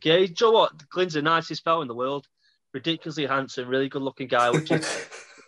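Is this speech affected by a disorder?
No.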